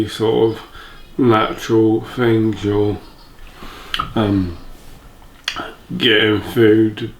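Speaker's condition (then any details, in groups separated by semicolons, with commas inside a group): Motor neurone disease; affects speech and walking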